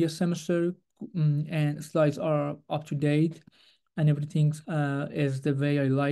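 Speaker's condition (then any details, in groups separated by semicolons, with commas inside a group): No condition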